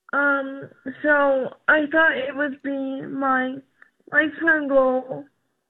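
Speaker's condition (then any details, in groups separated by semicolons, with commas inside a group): ALS; young onset at age 20, terminal, specialized adaptive wheelchair with husband Spencer Levine for marathon; age 25, 5 years since diagnosis, disease still progressing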